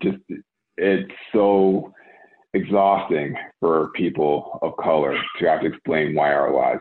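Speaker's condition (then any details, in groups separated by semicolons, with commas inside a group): Stuttering; severe stuttering in childhood, around ages 6 to 9; mostly resolved, resurfaces when nervous, eased by over-preparation; machine gun stuttering in childhood, could not get words out; repeated sounds, prolonged sounds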